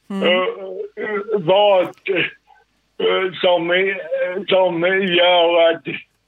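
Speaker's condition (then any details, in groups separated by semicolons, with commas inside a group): Cerebral palsy; sudden involuntary jerks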